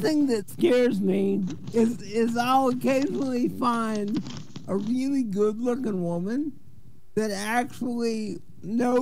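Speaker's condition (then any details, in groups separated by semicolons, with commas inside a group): Cerebral palsy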